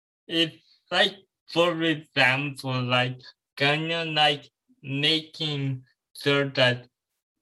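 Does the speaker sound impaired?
Yes: cerebral palsy.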